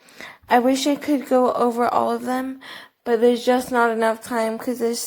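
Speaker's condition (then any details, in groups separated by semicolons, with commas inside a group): Cerebral palsy, athetoid; quadriplegia, all four limbs; severity varies daily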